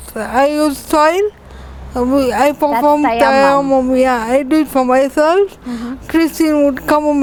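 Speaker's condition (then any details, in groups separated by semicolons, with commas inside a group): Cerebral palsy; from birth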